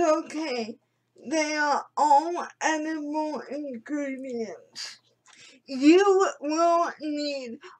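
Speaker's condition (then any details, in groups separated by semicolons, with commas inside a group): Cerebral palsy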